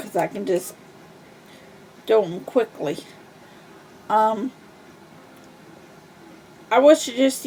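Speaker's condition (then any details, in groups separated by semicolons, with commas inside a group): Cerebral palsy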